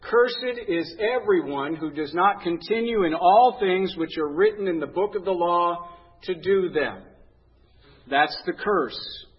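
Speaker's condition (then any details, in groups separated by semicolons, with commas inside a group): No condition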